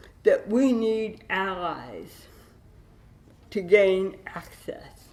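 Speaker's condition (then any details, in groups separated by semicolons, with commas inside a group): Cerebral palsy with dystonia; dystonia, likely from cerebral palsy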